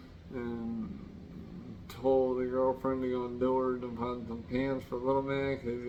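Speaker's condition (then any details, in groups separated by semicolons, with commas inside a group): Traumatic brain injury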